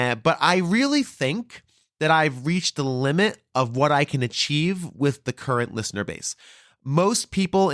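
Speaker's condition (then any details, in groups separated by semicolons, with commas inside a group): No condition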